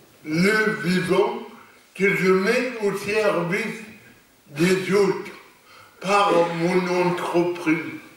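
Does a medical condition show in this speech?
Yes: cerebral palsy; lifelong, non-progressive; stable.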